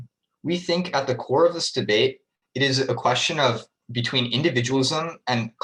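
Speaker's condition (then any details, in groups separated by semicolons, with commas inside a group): No condition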